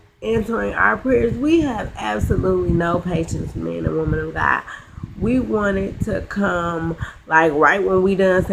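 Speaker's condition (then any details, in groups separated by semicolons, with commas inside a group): Cerebral palsy, spastic; now talking and breathing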